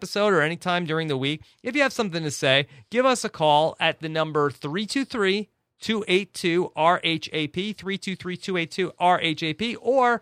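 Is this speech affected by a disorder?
No.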